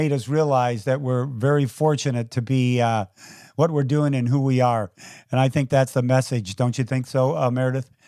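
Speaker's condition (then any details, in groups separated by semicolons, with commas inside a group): No condition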